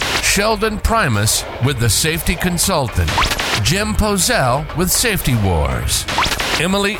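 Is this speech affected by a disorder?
No.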